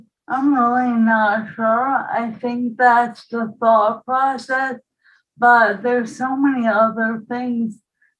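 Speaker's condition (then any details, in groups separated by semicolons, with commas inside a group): ALS, bulbar onset; early speech change, sounded drunk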